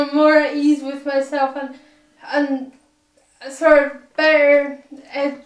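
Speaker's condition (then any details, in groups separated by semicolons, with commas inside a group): Cerebral palsy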